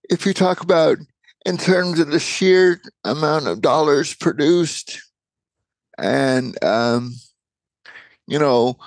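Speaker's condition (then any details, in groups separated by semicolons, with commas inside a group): Cerebral palsy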